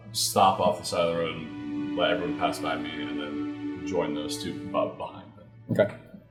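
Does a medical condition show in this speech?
No.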